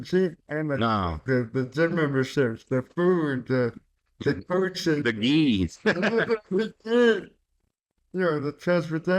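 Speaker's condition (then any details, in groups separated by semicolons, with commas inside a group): Cerebral palsy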